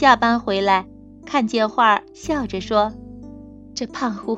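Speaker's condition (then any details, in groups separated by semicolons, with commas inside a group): No condition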